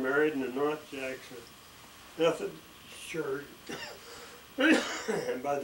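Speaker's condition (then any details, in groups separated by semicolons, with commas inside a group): ALS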